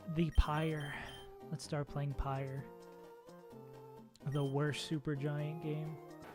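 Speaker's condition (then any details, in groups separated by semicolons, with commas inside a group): No condition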